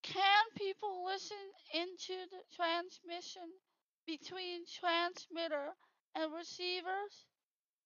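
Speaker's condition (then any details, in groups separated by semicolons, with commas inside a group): Hearing loss with cochlear implants; FM systems in elementary and high school, neck loop receiver about one school year in elementary; uses cochlear implants, FM system set up with audiologist and implant center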